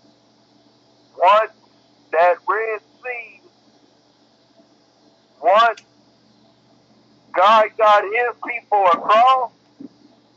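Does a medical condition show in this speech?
Yes: cerebral palsy; bedbound.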